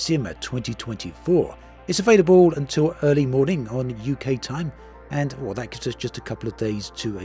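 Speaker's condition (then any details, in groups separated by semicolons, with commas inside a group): No condition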